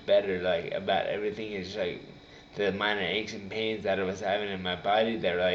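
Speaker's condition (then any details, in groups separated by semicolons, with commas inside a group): Traumatic brain injury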